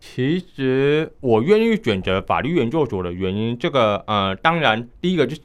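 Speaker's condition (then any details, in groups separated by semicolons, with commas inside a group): Hearing impairment, mild; unusual high-frequency hearing loss, low frequencies near normal, market hearing aids largely ineffective, uses atypical assistive device; underwent speech rehabilitation therapy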